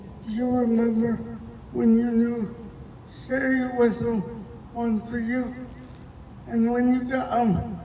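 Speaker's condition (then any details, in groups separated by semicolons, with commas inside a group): Cerebral palsy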